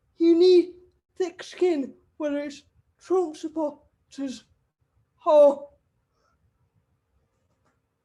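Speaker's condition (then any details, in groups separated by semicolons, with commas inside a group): Cerebral palsy; wheelchair user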